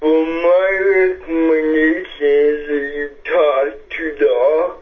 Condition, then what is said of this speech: Cerebral palsy. I have cerebral palsy, so maybe a little bit difficult to understand me, but as we go, we'll hopefully be able to understand me